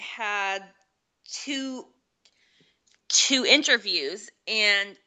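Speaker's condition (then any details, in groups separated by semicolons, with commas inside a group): Stuttering; familial developmental stuttering, brother, dad, uncle affected, worsened through school, childhood therapy for tongue-out s lisp; still stutters, stuttering therapy after college, 3-week intensive Successful Stuttering Management Program, less avoidance; variable, sometimes fine, sometimes bad, strange sounds while speaking, formerly barely any word out; repeated words, prolonged sounds, blocks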